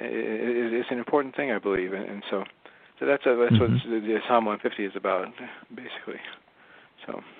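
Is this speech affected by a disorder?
Yes: Parkinson's disease; some years before recording.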